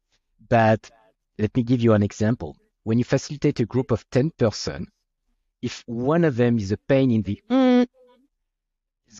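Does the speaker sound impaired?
No.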